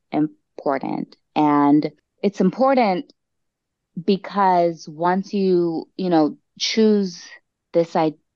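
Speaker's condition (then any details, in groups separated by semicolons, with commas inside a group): Stuttering; discloses stutter at start of conversations; repeated words, blocks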